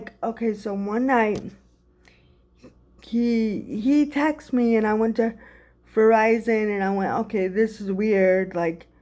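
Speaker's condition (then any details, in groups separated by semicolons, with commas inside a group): Cerebral palsy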